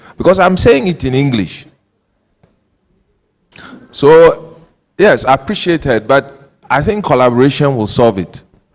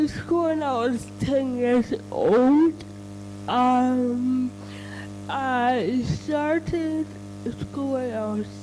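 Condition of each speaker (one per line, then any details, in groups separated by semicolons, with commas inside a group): No condition
Cerebral palsy; present from birth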